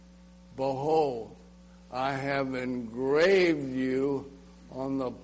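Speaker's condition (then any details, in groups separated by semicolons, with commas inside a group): ALS; nerve disease attacking nerves and muscles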